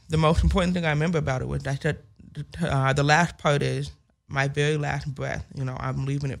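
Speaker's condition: Hearing loss with speech impediment; only comfortable speaking within last year or so

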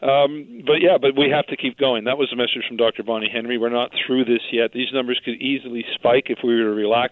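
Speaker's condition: No condition

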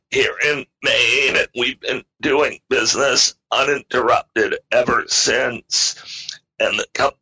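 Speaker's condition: Spasmodic dysphonia; weakened voice

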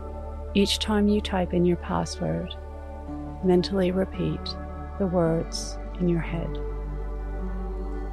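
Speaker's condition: No condition

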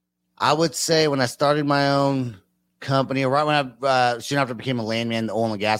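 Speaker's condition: No condition

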